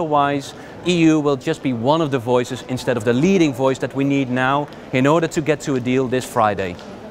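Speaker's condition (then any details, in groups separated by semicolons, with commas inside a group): No condition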